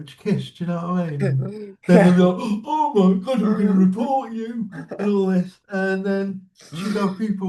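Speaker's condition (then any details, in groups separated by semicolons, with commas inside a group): Cerebral palsy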